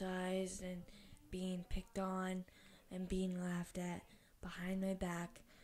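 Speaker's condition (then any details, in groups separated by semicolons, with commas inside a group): Cerebral palsy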